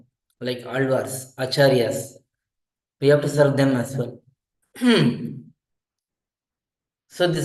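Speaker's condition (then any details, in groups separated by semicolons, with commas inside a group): No condition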